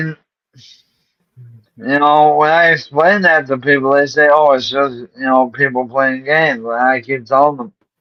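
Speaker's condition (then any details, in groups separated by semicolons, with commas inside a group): ALS; diagnosed about a month ago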